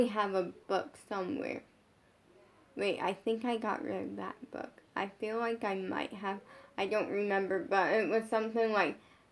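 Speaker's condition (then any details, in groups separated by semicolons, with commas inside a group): Brain injury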